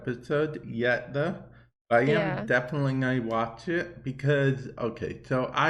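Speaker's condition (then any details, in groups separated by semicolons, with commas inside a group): Cerebral palsy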